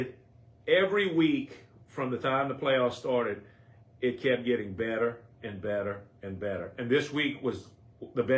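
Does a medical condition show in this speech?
No.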